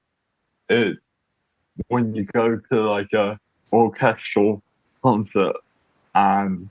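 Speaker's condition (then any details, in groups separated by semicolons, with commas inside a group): Cerebral palsy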